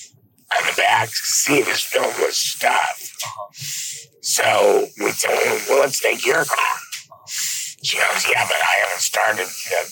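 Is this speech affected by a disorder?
Yes: laryngectomy; no vocal cords, 6.5 days intensive care, 32 days in hospital without food or water; esophageal speech, presses on neck daily to talk, rattles esophagus like vocal cords.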